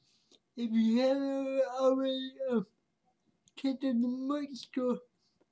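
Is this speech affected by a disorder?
Yes: cerebral palsy; speech affected.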